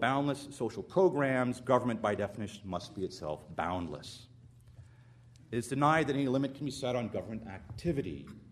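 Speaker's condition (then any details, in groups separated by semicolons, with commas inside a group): No condition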